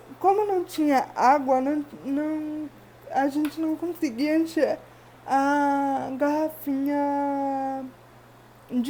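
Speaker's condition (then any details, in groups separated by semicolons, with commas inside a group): Cerebral palsy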